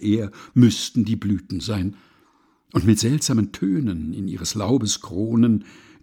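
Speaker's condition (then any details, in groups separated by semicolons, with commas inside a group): No condition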